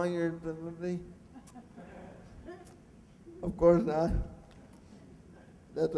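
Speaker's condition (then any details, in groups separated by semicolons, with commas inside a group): Cerebral palsy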